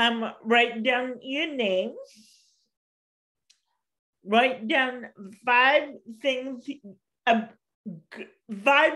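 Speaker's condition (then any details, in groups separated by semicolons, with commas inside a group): Cerebral palsy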